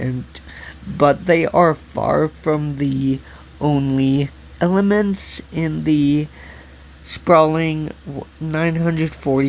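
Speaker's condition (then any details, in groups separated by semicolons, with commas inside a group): Cerebral palsy; from birth, walks with walker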